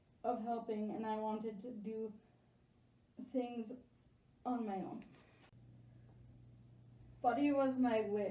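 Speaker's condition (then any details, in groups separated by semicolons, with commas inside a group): Spastic quadriplegic cerebral palsy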